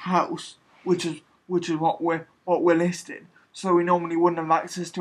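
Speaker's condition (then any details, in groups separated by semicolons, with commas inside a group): Cerebral palsy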